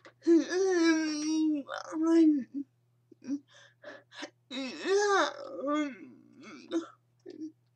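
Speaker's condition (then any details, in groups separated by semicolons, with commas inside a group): Cerebral palsy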